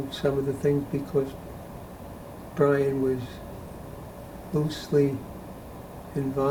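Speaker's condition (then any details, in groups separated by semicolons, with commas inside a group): Parkinson's disease; very poor memory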